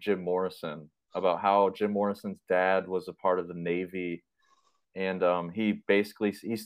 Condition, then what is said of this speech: None; typical speech.